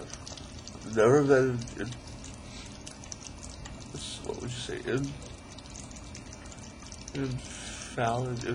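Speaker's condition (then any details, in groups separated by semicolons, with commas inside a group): ALS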